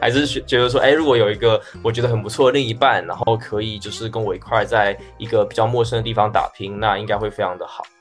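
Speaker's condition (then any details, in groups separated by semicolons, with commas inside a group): No condition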